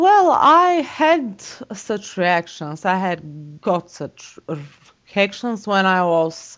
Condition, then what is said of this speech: Stuttering. So when I have to think about cases and about some words, the meaning and so on, I stutter more, I think.